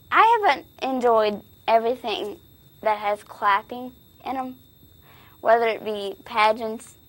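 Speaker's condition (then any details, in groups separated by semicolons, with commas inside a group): Cerebral palsy; spastic type, lack of oxygen at birth from prolapsed cord, breathing tube after birth, grade 4 of 4; legs affected, leg turns in, walks unstably on bent legs, wheelchair, physical therapy, poor hand coordination, writes on computer; predicted at birth to probably never speak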